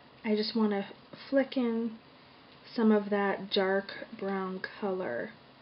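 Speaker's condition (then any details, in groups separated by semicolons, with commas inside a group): No condition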